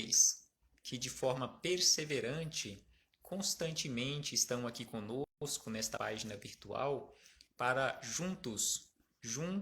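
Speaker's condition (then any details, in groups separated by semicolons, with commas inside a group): No condition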